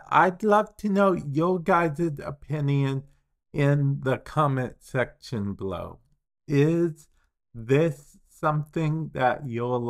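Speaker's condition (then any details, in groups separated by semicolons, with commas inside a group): Cerebral palsy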